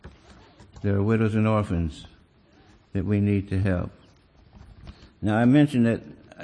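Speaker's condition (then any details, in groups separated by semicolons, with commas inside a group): Parkinson's disease; Parkinson's disease diagnosed 15 years ago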